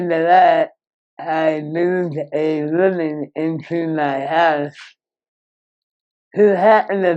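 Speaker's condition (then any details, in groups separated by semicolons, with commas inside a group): Moebius syndrome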